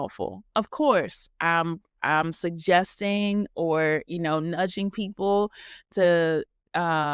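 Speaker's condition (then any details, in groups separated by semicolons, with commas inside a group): No condition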